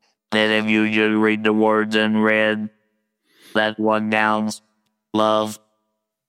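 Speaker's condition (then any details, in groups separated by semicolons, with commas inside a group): Laryngectomy, total laryngectomy with electrolarynx; speaks with handheld electric wand (electrolarynx) at throat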